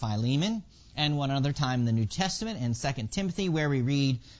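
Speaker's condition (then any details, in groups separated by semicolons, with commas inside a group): No condition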